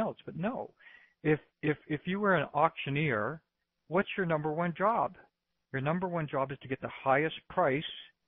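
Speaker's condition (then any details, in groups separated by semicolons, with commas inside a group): No condition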